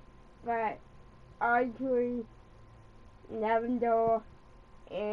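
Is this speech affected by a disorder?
Yes: cerebral palsy.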